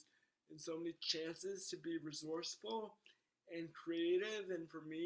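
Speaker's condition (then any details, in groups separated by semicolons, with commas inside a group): Cerebral palsy; wheelchair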